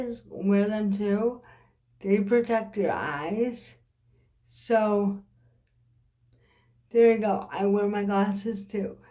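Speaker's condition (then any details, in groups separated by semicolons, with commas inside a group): Cerebral palsy; occasional swallowing problems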